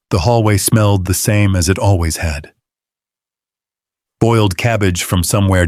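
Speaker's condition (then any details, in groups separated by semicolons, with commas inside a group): No condition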